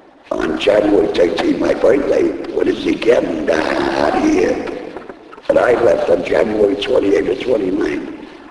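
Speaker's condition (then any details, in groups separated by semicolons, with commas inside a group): Laryngectomy; voice first lost at racetrack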